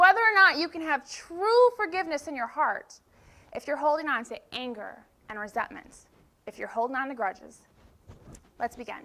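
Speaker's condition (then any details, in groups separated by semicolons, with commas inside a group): No condition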